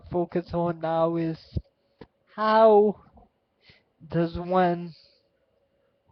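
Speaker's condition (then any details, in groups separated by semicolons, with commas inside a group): Cerebral palsy; spastic quadriplegic, all four limbs including hands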